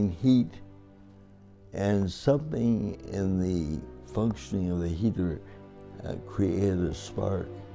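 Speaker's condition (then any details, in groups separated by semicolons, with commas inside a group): Cerebral palsy; from birth; able to hike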